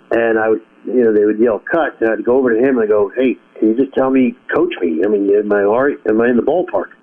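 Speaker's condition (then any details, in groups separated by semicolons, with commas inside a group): No condition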